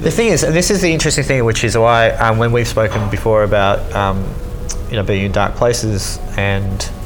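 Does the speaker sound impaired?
Yes: cleft lip and palate.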